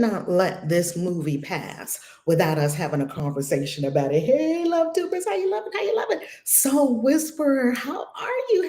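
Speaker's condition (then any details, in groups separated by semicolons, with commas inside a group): No condition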